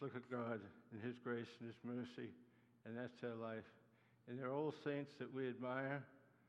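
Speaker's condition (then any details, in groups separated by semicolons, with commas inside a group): Parkinson's disease; neuropathy attacks nerves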